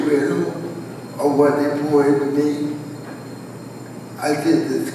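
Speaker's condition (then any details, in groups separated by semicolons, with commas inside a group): Cerebral palsy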